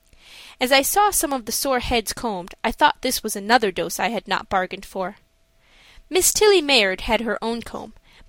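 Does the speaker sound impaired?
No.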